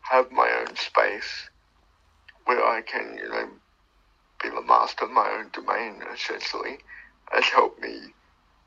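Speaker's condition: Cerebral palsy; from birth, born two months premature, died twice at birth, brain damage

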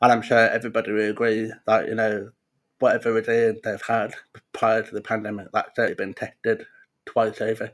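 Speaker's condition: Profound deafness; congenital profound deafness

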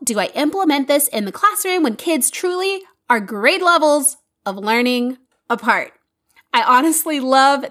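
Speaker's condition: No condition

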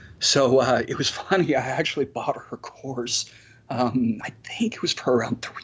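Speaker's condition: Spasmodic dysphonia; slightly better over 10 years, can manipulate certain words and vocal cords to produce sound

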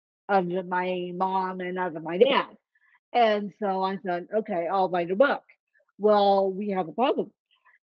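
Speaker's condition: Ataxic spastic cerebral palsy; uses speech dictation to write

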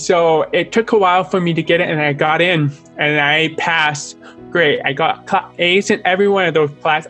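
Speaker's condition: Deafness; born deaf both ears, implant at 13, redone after implant

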